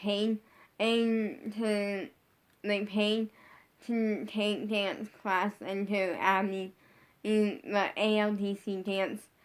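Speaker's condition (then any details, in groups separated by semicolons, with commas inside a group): Brain injury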